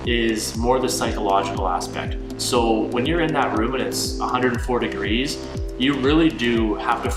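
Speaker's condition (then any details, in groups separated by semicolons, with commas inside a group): No condition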